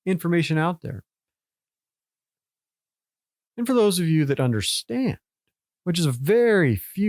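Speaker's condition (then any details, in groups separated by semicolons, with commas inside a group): No condition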